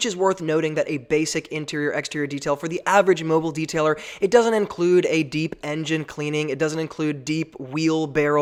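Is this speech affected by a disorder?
No.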